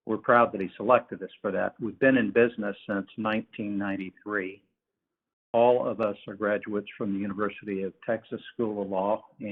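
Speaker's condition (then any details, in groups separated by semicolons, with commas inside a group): No condition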